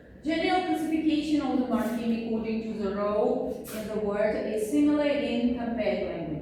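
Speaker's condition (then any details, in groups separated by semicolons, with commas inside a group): No condition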